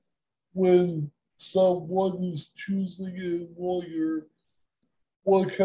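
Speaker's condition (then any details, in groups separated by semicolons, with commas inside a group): Cerebral palsy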